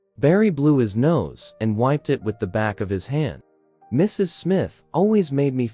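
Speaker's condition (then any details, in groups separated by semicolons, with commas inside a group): No condition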